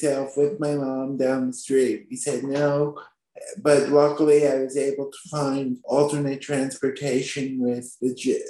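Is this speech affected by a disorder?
Yes: spastic quadriplegic cerebral palsy; from birth, born at 27 weeks gestation, now 23 years old.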